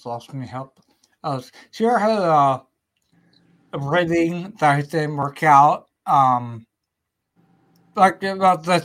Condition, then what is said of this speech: Ataxia. And so I tell people that on my show, I learned now that I tend to slur a bit.